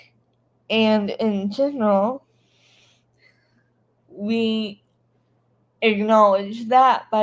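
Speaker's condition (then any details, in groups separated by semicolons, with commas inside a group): Cerebral palsy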